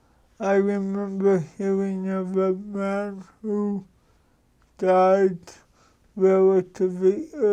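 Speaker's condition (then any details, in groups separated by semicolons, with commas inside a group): Cerebral palsy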